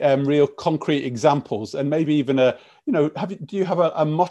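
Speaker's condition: No condition

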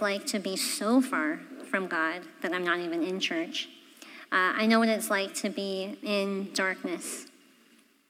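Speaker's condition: Cleft palate; congenital

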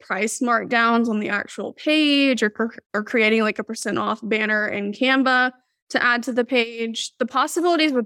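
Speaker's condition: No condition

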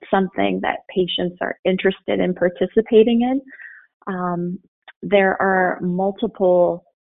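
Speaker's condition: No condition

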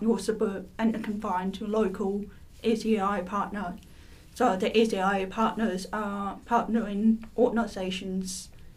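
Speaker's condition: Profound deafness

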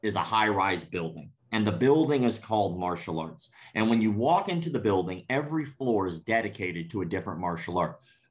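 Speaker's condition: Cleft palate; scars on face

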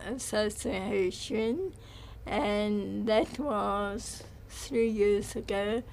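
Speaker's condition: Cerebral palsy; present from birth

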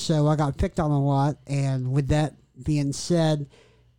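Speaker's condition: Cleft lip and palate; congenital, lip scar, surgeries in childhood

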